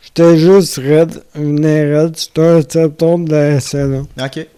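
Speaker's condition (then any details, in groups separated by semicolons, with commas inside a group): Amyotrophic lateral sclerosis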